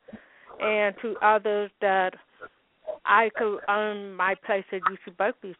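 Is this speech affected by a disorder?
Yes: hearing loss with speech impediment; congenital hearing loss, umbilical cord wrapped around neck at birth, hearing aids since 15 months; wears hearing aids, learned sign language at four; speech impediment caused by hearing loss.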